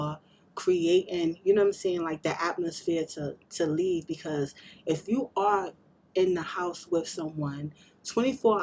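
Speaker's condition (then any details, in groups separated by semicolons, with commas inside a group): No condition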